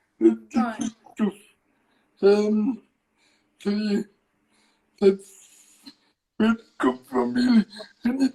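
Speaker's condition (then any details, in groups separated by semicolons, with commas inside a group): Cerebral palsy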